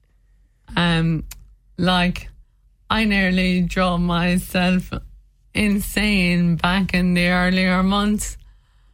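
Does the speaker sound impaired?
Yes: motor neurone disease; diagnosed by elimination at hospital in Limerick, began with fatigue and struggling with physical tasks.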